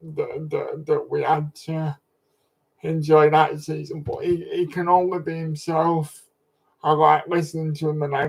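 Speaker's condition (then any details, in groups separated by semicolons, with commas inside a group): Cerebral palsy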